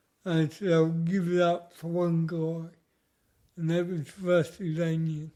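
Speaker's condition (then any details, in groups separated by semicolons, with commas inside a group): Cerebral palsy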